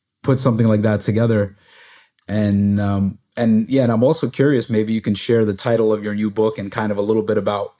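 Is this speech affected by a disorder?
No.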